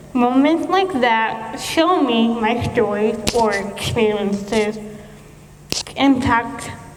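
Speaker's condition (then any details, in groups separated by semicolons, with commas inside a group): Cerebral palsy; speech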